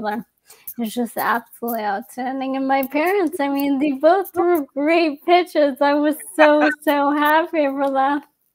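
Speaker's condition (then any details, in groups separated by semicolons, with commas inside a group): ALS; young onset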